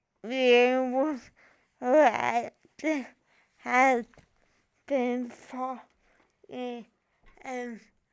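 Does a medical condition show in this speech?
Yes: cerebral palsy; from birth.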